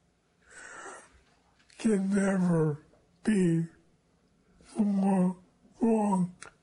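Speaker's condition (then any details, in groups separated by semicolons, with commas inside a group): ALS; slower form, onset age 52 with hand weakness, diagnosed at Mount Sinai, suspected head trauma from NFL; body starting to fail, new treatment by Dr. Merit Sukovich slows progression, noticed difference; voice has lost its timbre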